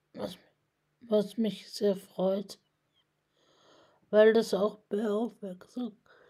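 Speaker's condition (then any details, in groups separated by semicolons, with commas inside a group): Spasticity from birth; multiple sclerosis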